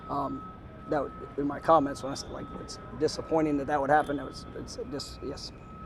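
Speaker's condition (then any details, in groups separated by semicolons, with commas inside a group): No condition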